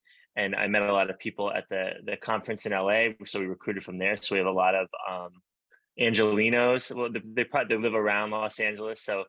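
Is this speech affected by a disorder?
No.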